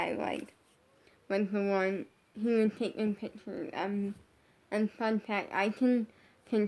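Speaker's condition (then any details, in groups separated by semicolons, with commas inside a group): Brain injury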